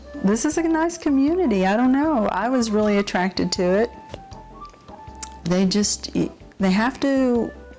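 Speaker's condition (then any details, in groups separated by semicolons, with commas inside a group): No condition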